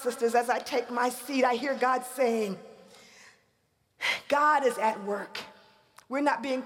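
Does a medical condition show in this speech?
No.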